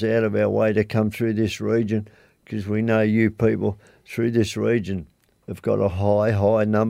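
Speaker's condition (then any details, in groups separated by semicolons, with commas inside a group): Motor neurone disease; progressive decline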